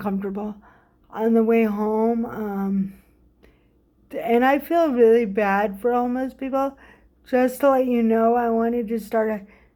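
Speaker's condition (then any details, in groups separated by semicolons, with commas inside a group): Cerebral palsy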